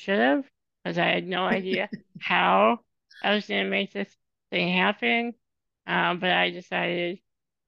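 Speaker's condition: Spinal muscular atrophy; depends on caregivers

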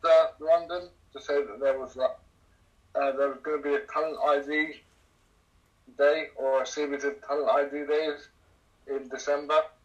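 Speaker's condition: Cerebral palsy; cerebral palsy affecting all limbs

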